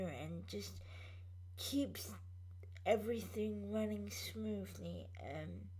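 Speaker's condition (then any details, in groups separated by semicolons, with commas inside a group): Cerebral palsy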